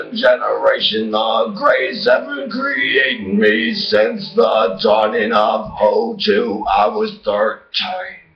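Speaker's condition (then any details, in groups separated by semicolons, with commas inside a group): Brain injury; bicycle accident head injury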